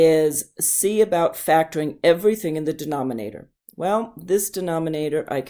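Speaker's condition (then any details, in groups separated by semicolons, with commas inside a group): No condition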